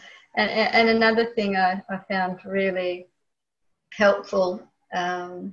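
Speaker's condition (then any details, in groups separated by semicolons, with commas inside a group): No condition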